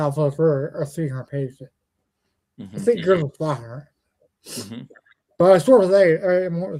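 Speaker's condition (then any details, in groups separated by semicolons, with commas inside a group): Ataxia; may slur speech, may sound drunk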